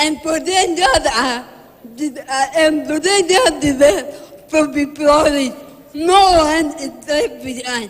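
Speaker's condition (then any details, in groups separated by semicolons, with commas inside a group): Cerebral palsy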